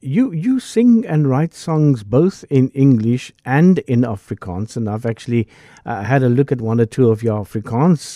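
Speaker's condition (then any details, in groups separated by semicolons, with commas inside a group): No condition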